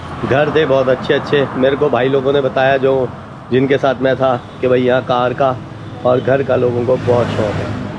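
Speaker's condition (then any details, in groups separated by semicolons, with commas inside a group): No condition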